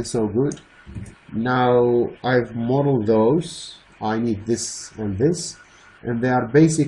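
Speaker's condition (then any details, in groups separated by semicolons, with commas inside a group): No condition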